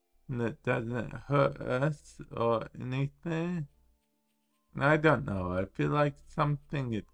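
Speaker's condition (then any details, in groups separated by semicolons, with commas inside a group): Cerebral palsy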